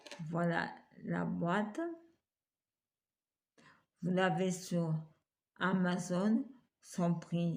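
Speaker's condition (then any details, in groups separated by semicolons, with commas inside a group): Multiple sclerosis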